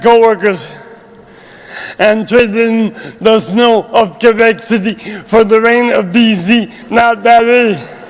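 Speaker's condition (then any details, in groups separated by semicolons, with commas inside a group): Traumatic brain injury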